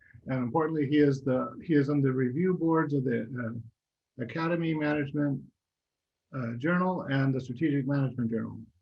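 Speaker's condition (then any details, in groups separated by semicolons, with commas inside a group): No condition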